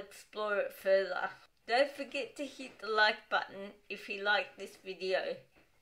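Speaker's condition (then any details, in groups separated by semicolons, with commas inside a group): Dystonic cerebral palsy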